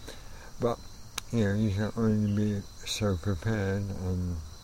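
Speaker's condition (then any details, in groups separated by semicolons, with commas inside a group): ALS; onset with trouble playing guitar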